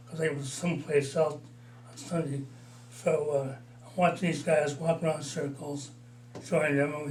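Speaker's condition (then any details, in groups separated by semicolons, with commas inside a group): Parkinson's disease, mild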